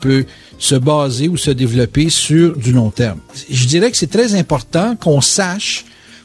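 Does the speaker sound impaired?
No.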